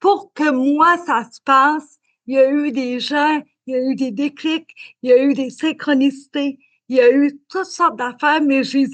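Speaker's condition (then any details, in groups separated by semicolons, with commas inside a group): Cerebral palsy; learning to speak was challenging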